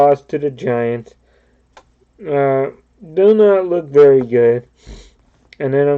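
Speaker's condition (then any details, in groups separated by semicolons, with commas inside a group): Cerebral palsy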